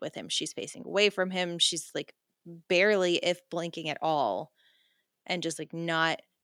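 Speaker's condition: No condition

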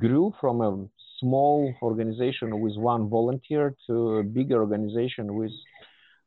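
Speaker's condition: No condition

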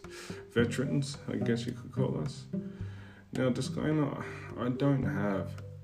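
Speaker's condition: No condition

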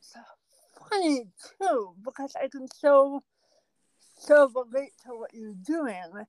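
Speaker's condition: Cerebral palsy; speech affected

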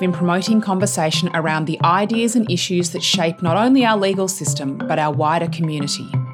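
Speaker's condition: No condition

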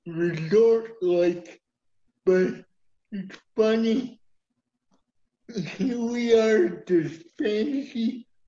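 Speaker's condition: Cerebral palsy; uses wheelchair

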